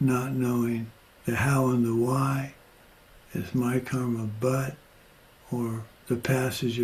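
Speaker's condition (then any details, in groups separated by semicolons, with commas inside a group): Parkinson's; progressing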